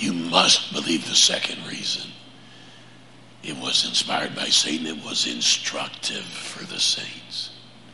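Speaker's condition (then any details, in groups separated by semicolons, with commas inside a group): Laryngeal cancer; no spread on MRI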